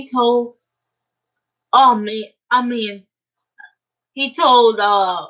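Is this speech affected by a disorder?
Yes: cerebral palsy; uses a wheelchair.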